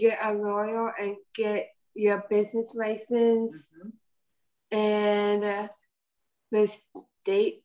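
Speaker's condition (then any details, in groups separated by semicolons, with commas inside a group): Down syndrome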